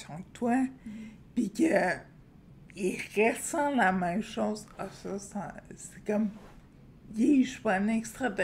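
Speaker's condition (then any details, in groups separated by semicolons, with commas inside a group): Friedreich's ataxia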